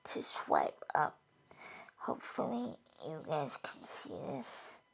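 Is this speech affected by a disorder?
Yes: cerebral palsy.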